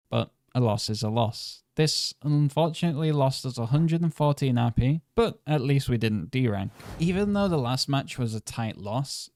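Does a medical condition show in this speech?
No.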